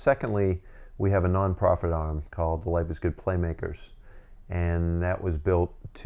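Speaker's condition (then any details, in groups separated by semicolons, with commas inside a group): No condition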